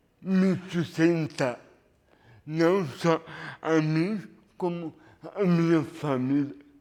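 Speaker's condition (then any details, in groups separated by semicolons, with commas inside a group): Cerebral palsy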